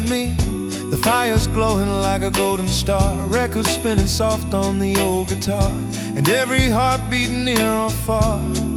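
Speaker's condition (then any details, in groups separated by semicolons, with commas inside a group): No condition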